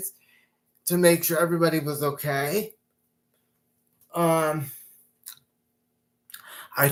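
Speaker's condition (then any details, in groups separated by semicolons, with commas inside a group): Cerebral palsy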